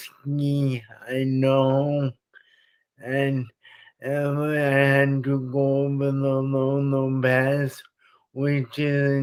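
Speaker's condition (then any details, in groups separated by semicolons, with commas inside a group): Traumatic brain injury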